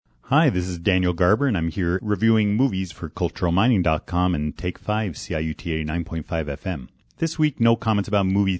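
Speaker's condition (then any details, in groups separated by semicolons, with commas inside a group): No condition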